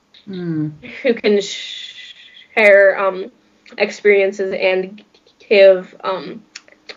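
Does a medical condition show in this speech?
Yes: stuttering; stuttering since about age 3, father also stutters; age 16, 13 years since onset, ineffective school therapy, now stuttering-trained professional, friends support group conventions; here prolonged sounds, blocks.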